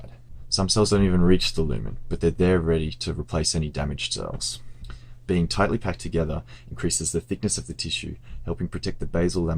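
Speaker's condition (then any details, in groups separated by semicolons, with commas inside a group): No condition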